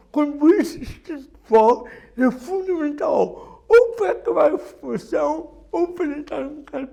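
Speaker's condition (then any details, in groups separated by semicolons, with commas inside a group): Cerebral palsy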